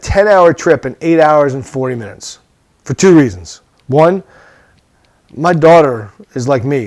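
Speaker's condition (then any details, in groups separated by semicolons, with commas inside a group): No condition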